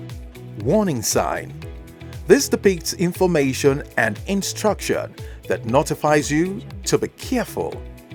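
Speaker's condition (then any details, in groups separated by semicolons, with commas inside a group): No condition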